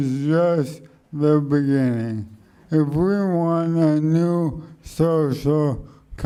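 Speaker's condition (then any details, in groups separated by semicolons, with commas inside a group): ALS; speech slowed and softened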